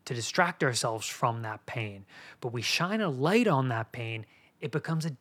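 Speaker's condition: No condition

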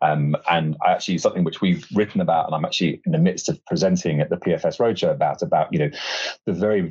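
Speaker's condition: No condition

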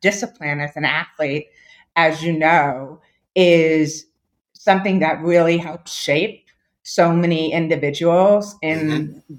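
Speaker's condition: Deafness; born with moderate to severe hearing loss, diagnosed as toddler, hearing aids, then esteem implant; permanently deaf without implants, two cochlear implants after esteem implant battery died after ten years

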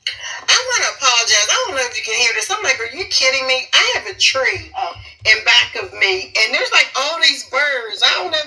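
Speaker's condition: No condition

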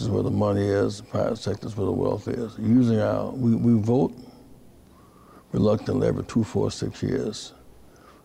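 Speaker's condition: Parkinson's disease; speech therapy

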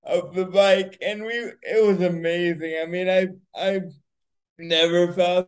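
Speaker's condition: Cerebral palsy; wheelchair user

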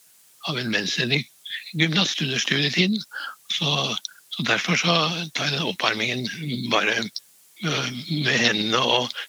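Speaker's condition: Parkinson's disease; diagnosed around age 65, father also had Parkinson's after age 80, early reduced hand flexibility

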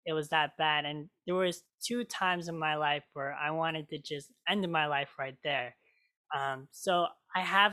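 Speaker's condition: Cleft lip and palate; lip scar remains

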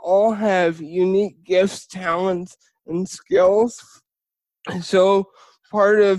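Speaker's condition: Spastic cerebral palsy

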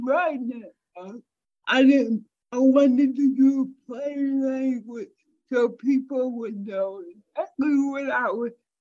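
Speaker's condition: Cerebral palsy; speech impairment

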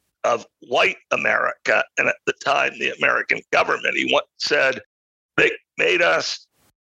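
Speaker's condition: Spasmodic dysphonia; over a decade since onset, voice sounds unique, can do interviews, understood by listeners

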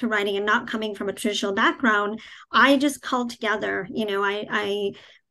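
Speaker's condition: Cleft palate, cleft palate without cleft lip; health struggles continuing into adulthood

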